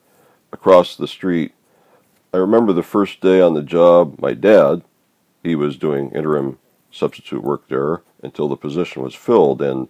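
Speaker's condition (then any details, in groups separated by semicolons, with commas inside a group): No condition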